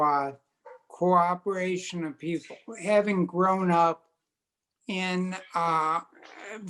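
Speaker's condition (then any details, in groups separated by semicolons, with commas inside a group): Multiple sclerosis; quadriplegic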